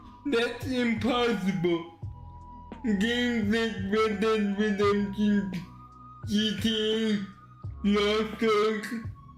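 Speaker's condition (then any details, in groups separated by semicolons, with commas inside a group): Cerebral palsy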